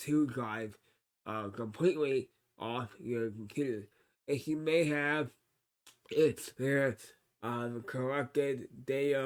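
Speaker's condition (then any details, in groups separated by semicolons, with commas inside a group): Cerebral palsy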